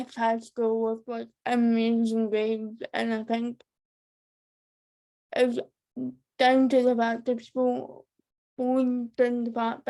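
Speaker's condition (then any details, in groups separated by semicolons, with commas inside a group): Cerebral palsy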